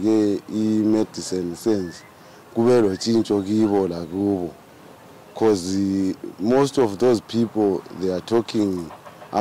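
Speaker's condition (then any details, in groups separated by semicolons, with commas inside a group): No condition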